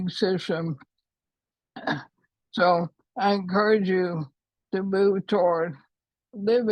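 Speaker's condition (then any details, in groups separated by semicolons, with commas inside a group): ALS; trouble speaking, voice affected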